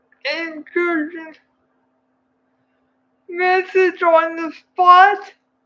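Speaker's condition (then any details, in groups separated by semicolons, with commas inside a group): Cerebral palsy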